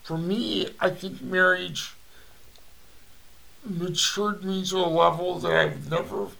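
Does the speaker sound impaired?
Yes: cerebral palsy; voice audibly affected.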